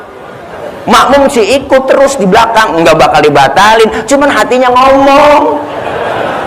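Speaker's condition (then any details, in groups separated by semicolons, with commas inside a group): No condition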